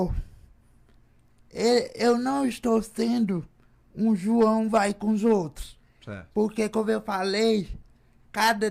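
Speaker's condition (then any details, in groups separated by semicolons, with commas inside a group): Cerebral palsy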